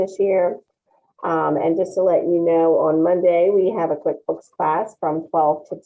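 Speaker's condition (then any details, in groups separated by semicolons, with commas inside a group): No condition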